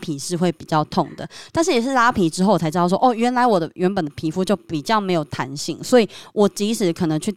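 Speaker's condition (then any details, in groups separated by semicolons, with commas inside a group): Submucous cleft palate; submucous cleft palate since childhood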